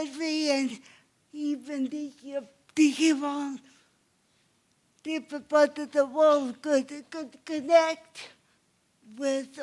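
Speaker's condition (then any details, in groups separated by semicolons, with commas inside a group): Cerebral palsy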